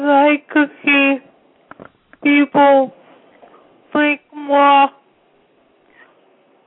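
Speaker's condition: Spastic quadriplegic cerebral palsy; all four limbs, brain and nervous system, affects movement, learning, hearing, seeing, thinking, uses equipment; speaks briefly, Job Path support staff restates her words for listeners

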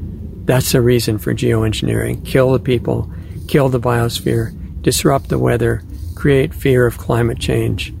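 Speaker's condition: No condition

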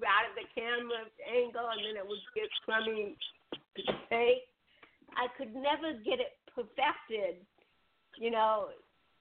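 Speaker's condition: Cerebral palsy; Botox injections in neck every 3 months for chronic pain

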